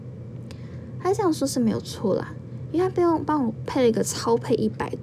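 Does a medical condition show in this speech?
No.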